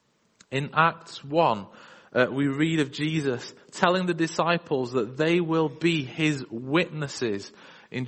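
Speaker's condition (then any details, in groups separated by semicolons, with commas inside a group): No condition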